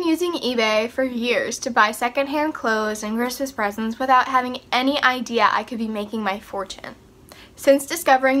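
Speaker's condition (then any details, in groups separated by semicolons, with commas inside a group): No condition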